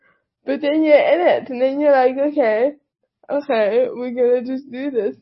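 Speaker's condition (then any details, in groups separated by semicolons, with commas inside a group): Cerebral palsy; quadriplegic, wheelchair user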